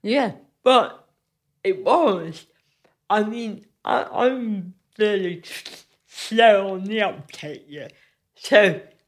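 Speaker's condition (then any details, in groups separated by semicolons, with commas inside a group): Cerebral palsy; physically affects creating art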